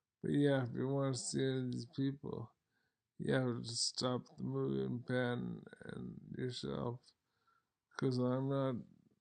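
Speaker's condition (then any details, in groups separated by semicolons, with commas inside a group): Multiple sclerosis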